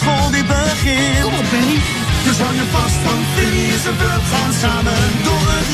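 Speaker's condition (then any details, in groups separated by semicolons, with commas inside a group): No condition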